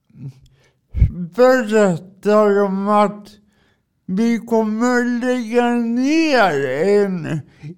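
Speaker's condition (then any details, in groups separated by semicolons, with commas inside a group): Cerebral palsy; from birth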